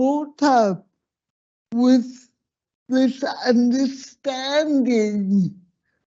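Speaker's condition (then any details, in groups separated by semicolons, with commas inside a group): Slurred speech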